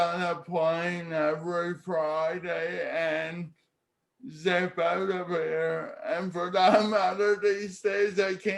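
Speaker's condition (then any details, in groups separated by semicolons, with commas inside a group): Cerebral palsy; speech therapy in childhood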